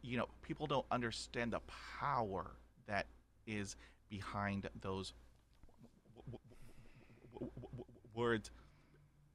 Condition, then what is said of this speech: Stuttering. I'm confident, but I still have a stutter.